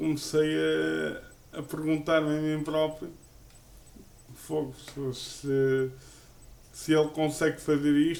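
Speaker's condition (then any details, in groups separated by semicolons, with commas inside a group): Cerebral palsy; uses a wheelchair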